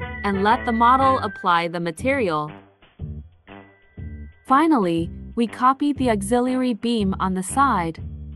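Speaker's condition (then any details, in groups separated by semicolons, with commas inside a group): No condition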